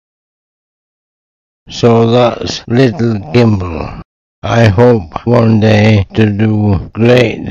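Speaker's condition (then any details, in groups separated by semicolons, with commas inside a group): Motor neuron disease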